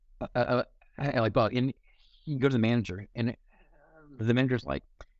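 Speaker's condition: Stuttering; stutters in conversation, disfluencies may sound like audio buffering; repeated sounds, blocks

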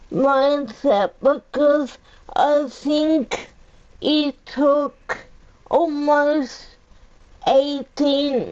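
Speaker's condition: Cerebral palsy; uses a power chair; 45 years old

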